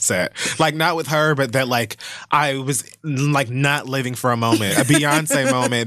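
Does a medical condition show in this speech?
No.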